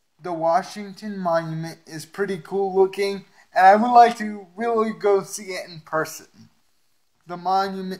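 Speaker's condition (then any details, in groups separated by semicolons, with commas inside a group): Cerebral palsy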